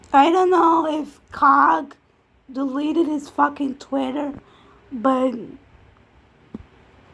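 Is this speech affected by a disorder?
Yes: cerebral palsy.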